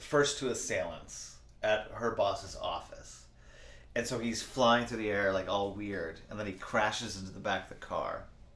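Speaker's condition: No condition

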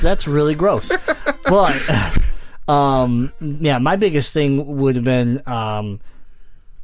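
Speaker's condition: Cleft palate; congenital

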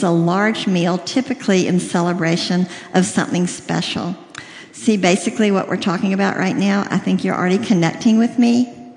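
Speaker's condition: Cleft lip and palate, severe

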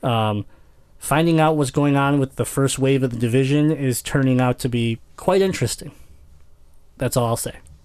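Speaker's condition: Cleft palate; congenital cleft palate

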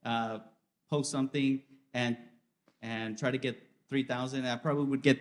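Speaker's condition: No condition

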